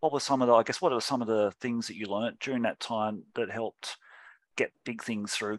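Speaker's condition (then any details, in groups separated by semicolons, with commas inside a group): No condition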